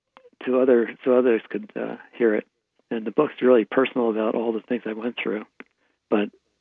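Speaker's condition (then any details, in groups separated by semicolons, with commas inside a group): Parkinson's disease; right hand tremor at onset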